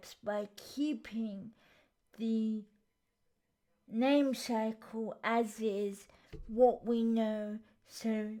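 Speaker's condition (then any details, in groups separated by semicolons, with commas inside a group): Cerebral palsy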